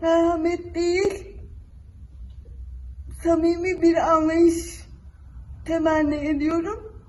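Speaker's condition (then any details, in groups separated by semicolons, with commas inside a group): Cerebral palsy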